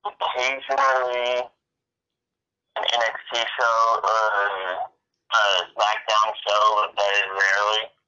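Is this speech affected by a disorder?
Yes: cerebral palsy; very rare form, rare brain disease, diagnosed around age five, hand eye coordination affected; speech affected.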